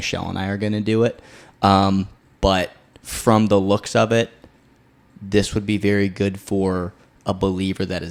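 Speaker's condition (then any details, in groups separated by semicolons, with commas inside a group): No condition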